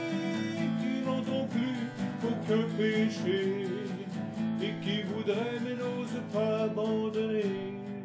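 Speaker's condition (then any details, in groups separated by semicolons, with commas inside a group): No condition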